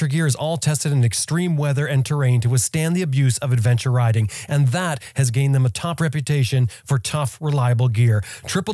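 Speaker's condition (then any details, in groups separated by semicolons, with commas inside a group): No condition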